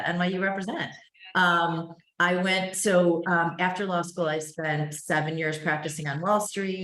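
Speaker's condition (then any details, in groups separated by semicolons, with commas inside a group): No condition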